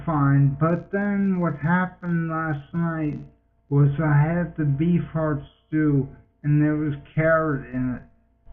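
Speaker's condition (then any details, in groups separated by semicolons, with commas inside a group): Multiple sclerosis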